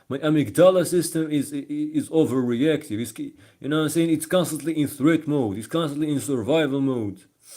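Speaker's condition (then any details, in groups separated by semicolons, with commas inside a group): No condition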